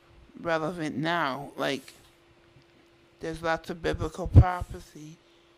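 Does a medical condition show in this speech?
Yes: Duchenne muscular dystrophy; diagnosed around age 12.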